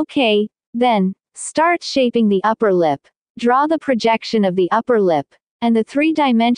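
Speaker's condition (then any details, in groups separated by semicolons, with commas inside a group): No condition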